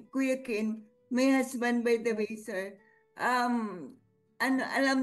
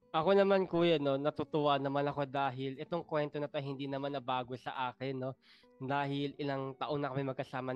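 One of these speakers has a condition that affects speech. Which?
The first: cerebral palsy; cerebellum affected; speaking effortful, some difficulty talking.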